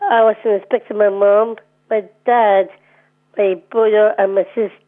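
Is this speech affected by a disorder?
Yes: Down syndrome; 29 years old; speaking by telephone on radio, first radio interview; sounds happy and bubbly per host, mostly short answers.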